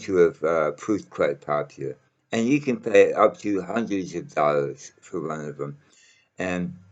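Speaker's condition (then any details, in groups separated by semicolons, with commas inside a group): Mouth cancer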